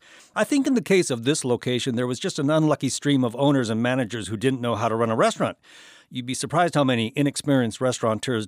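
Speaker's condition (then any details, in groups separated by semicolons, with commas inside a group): No condition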